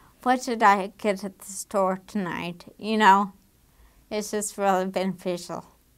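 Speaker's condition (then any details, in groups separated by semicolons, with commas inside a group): Damaged diaphragm; breathing problems strongly affect speech, worse without exercise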